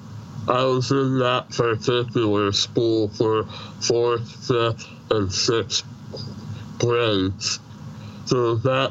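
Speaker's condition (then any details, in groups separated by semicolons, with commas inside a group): Treacher Collins syndrome, severe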